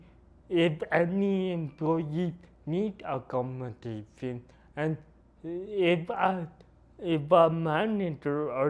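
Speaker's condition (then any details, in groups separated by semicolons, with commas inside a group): Cerebral palsy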